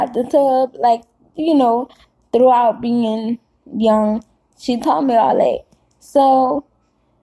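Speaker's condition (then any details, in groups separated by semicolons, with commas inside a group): Cerebral palsy; caused by birth stroke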